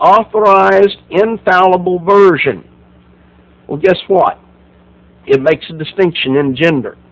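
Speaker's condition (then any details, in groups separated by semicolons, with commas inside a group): No condition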